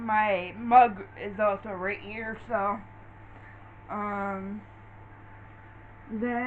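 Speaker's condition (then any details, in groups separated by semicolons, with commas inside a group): Cerebral palsy; impaired fine motor control, types with pointer fingers and thumb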